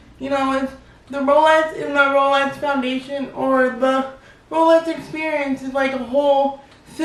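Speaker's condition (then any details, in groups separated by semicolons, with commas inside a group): Cerebral palsy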